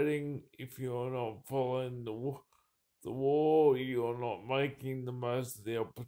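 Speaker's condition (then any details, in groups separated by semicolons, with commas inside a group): Cerebral palsy; uses wheelchair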